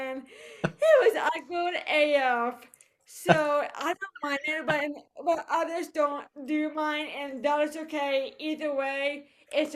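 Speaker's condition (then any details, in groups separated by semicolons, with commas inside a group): Cerebral palsy; voice affected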